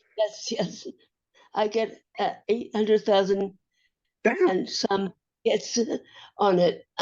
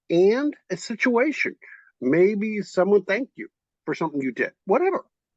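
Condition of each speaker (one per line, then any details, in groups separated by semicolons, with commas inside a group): Acquired brain injury; ongoing recovery
No condition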